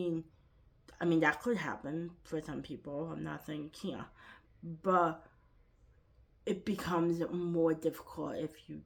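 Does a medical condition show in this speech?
Yes: cerebral palsy, quadriplegic.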